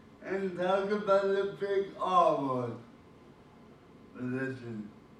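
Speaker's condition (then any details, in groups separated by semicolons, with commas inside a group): Cerebral palsy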